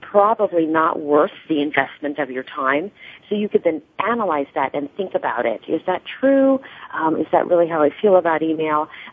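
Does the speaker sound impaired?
No.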